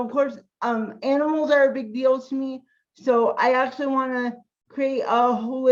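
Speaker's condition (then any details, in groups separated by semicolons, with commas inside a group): Cerebral palsy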